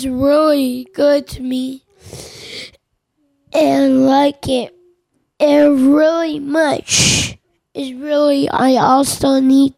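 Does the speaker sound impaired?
Yes: Williams syndrome; genetic cause, diagnosed by geneticist after specialist referral, ear tubes placed at Children's Hospital; eight years old, former speech therapist Martha Davis, Bell Center, early physical and occupational therapy.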